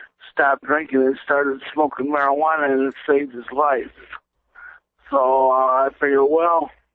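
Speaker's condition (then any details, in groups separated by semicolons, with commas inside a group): Cerebral palsy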